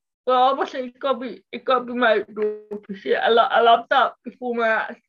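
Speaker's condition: Cerebral palsy; speech impairment

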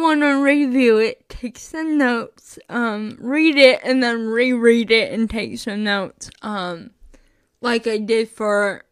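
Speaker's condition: Cerebral palsy; chronic illness and disability

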